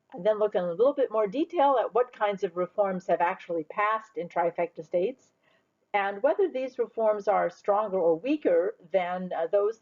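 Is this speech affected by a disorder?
No.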